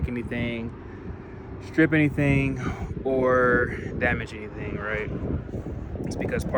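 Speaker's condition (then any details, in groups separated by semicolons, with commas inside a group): No condition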